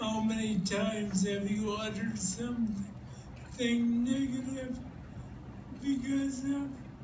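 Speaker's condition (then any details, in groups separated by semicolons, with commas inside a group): ALS; pseudobulbar affect, involuntary crying or laughing; diagnosed about seven months ago, declining over past year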